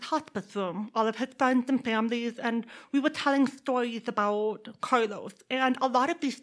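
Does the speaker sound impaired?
Yes: deafness; reads lips, born in Texas; accent from deafness combined with Texas upbringing, speaks intelligibly.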